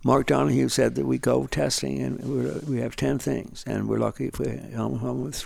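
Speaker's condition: Parkinson's; diagnosed about 50 years ago, first sign wrist tremor; symptoms grown tougher over time, on medication under Dr. Fawn, specialist in New York

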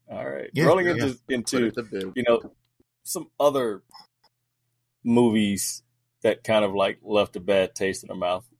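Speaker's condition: No condition

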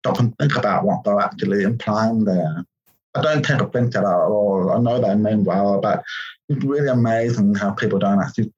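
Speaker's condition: Profound deafness; congenital, born deaf

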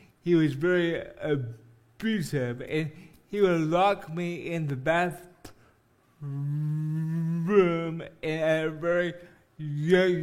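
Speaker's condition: Cerebral palsy; congenital, uses wheelchair

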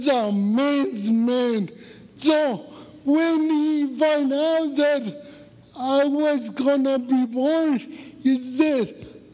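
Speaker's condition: Cerebral palsy; born about two weeks early

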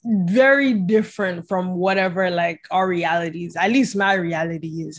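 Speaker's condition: No condition

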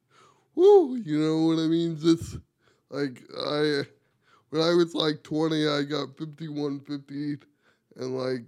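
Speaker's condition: Cerebral palsy; wheelchair user

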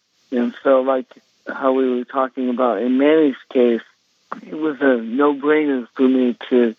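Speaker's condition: Cerebral palsy; speech affected in childhood, countless speech therapy sessions, now speaks as heard today

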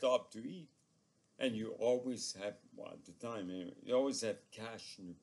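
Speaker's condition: ALS; progressively crippling neurological disorder

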